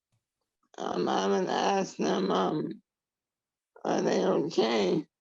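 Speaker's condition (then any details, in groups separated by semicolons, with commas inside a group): Traumatic brain injury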